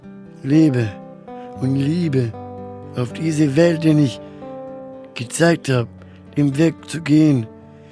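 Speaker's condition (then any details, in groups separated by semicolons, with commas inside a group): Down syndrome; trisomy 21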